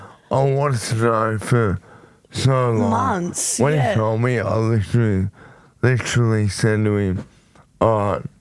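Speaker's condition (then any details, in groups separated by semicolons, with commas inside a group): Motor neurone disease; shoulder onset, shoulder biopsy; voice became very nasal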